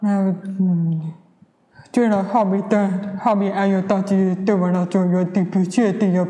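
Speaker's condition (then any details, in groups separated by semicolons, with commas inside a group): Hearing impairment; speech not very clear, others may not understand her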